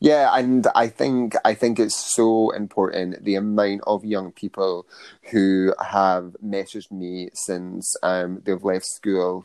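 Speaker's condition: Stammer; says m a lot, still speaks in front of large groups; prolonged sounds

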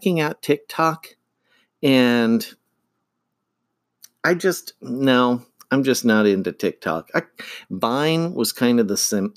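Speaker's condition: No condition

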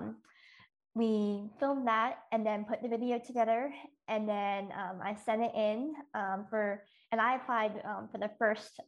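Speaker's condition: Cleft lip and palate

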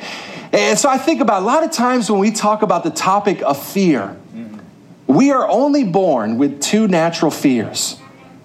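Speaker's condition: No condition

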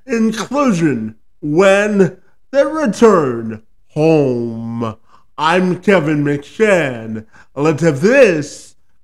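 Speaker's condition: Cerebral palsy, spastic quadriplegia

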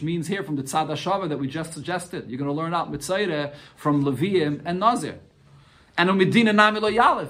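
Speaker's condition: No condition

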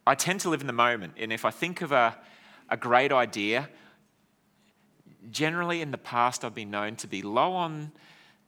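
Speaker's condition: No condition

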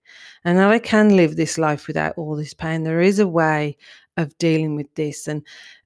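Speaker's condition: No condition

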